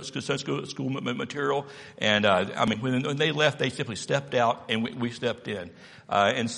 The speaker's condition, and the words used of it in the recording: Stuttering. So occasionally I get stuck on a word and I just bounce the word out or whatever.